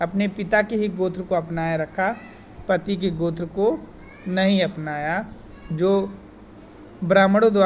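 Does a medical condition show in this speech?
No.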